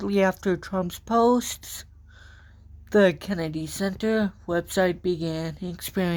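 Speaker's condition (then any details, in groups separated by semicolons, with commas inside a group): Cerebral palsy; from birth, walks with walker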